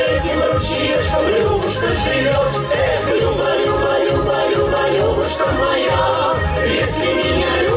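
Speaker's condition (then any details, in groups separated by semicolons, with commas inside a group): No condition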